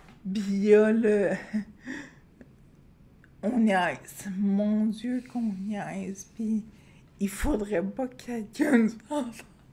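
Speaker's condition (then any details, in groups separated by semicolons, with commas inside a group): Friedreich's ataxia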